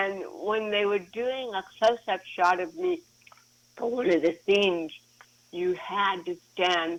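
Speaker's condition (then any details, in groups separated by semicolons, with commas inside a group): Cerebral palsy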